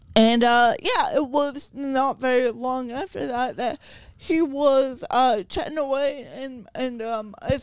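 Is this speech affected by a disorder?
Yes: cerebral palsy.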